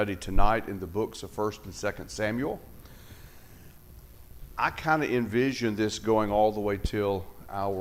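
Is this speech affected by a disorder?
No.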